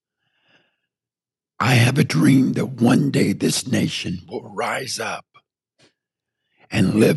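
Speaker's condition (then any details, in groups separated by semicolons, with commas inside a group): Partial laryngectomy from throat cancer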